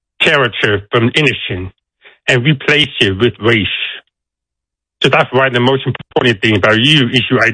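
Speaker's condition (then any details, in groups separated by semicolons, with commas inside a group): Deafness; deaf accent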